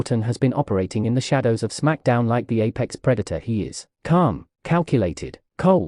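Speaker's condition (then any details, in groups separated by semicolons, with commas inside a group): No condition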